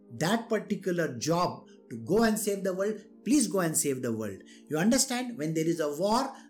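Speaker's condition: No condition

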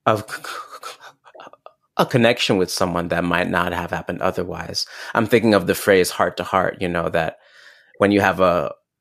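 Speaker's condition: Stuttering; hereditary stutter inherited from mother, since childhood, long felt trapped and despairing about speech; stutters on own name, e.g. when giving name at restaurants or coffee shops; prolonged sounds, blocks

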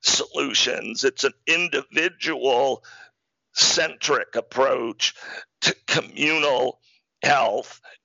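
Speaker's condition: Spasmodic dysphonia; partial loss of voice

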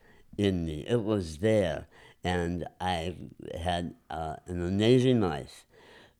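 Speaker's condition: Enlarged tongue from vascular growth; regrowth after months

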